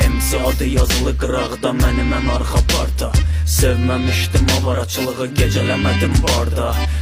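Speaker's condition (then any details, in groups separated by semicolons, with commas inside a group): No condition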